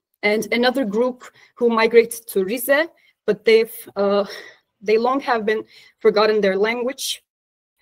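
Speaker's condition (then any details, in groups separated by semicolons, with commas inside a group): No condition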